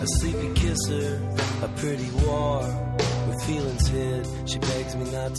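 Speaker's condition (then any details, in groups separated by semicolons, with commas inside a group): No condition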